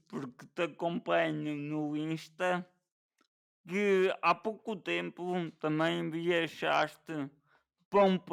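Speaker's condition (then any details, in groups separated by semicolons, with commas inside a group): Cerebral palsy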